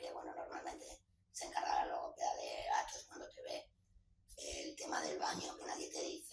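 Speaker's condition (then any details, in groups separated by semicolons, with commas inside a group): Total laryngectomy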